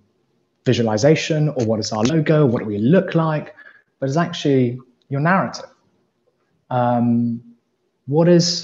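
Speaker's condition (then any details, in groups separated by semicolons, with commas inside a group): No condition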